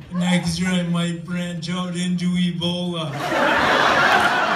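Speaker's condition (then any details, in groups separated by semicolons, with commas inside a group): ALS; pseudobulbar affect, involuntary crying or laughing; diagnosed about seven months ago, declining over past year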